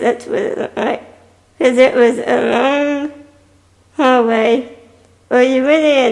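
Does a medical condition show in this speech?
Yes: spinal muscular atrophy type 2.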